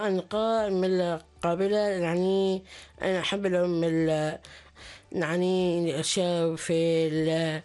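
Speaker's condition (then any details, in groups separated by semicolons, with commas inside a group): Down syndrome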